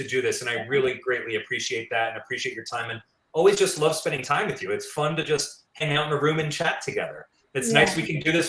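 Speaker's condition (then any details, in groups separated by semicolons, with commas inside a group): No condition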